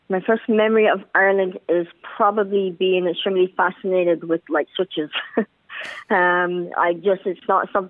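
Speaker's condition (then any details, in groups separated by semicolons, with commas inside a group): Cleft palate; congenital cleft palate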